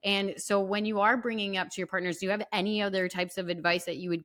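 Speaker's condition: No condition

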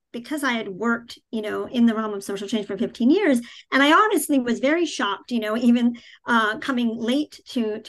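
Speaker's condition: Cleft palate, cleft palate without cleft lip

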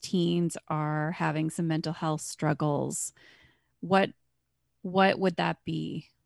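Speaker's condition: No condition

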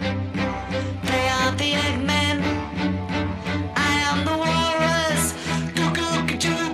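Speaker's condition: No condition

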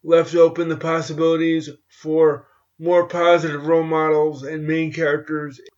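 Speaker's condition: Cerebral palsy; walks with crutches

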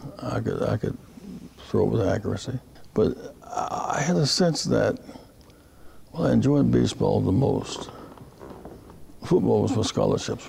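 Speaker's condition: Parkinson's disease; recent diagnosis, dopamine medication four times daily, physical and occupational therapy, big stretches, exaggerated movements

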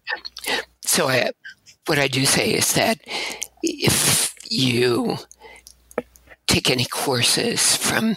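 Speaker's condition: Abductor spasmodic dysphonia; onset Fresno State after voice loss shouting over music, student clinician therapy, two damaging surgeries; last surgery 12 years ago, significant vocal tremor since, voice better than in college; cords open involuntarily, much breathiness, staccato syllables, lengthened syllables give shaky tremor, focused speaking

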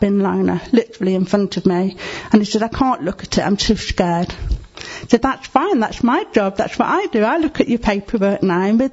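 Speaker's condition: Deafness; relies on lip reading

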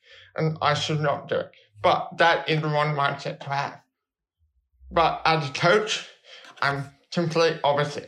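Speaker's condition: Cerebral palsy

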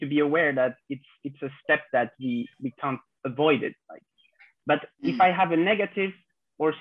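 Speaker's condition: No condition

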